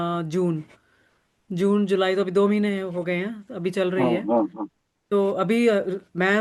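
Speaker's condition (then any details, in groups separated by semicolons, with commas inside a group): No condition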